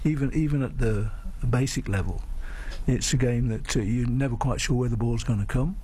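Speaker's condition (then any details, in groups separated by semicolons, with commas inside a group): Parkinson's disease; diagnosed by specialist, senior age, past knee replacement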